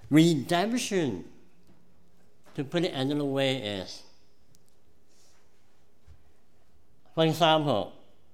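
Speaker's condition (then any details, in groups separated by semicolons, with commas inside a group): Cleft palate; congenital cleft palate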